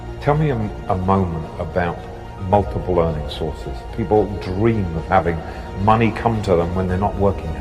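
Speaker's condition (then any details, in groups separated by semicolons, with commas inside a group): No condition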